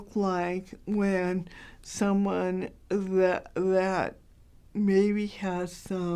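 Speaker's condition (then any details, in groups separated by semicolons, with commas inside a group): Cerebral palsy, mild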